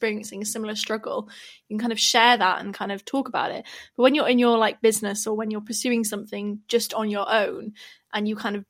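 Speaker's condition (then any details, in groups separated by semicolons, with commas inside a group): No condition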